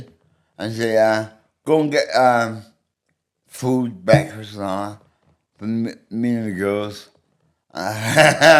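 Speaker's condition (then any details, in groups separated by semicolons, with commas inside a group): Medication-induced speech impediment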